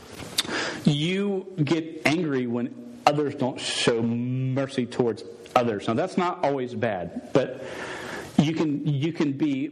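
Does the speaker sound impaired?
Yes: stuttering; long-standing stutter, present over 24 years, once fought calling to teach because unable to talk; says words would come out all wrong and different if he tried witnessing speech; here repeated words, prolonged sounds.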